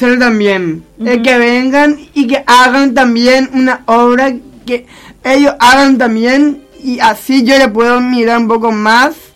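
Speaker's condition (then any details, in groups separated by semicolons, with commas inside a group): Down syndrome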